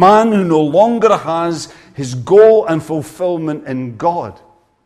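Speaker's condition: No condition

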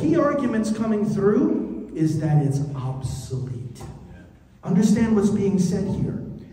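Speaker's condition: No condition

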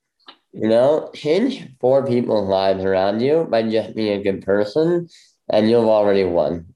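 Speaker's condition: Bilateral cleft lip; congenital bilateral

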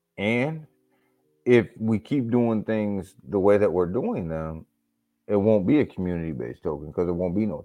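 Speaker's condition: No condition

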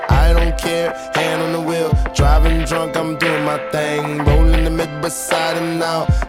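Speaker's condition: No condition

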